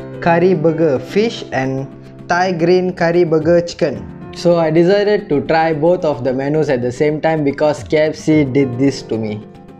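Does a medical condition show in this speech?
No.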